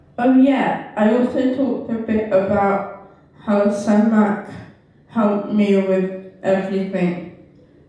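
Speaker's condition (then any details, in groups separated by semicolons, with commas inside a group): Cerebral palsy; left side weaker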